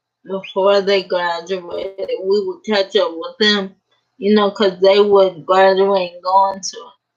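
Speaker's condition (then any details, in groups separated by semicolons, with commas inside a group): Cerebral palsy; uses a wheelchair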